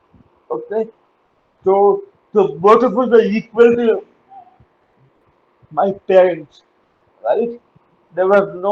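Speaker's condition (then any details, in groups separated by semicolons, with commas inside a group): Cerebral palsy; uses wheelchair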